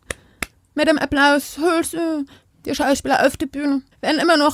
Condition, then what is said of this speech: Deafness. Ja, ich spreche, aber ich gebärde trotzdem.